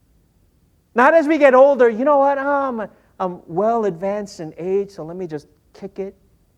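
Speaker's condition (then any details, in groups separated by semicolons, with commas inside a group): No condition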